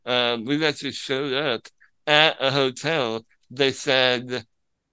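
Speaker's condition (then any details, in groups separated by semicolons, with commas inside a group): Spinal muscular atrophy; wheelchair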